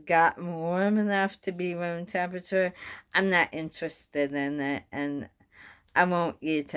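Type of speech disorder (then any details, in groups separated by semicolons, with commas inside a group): Bulbar dysarthria; bulbar onset ALS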